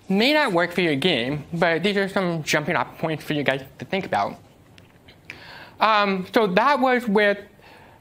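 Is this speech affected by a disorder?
Yes: deafness; uses American Sign Language.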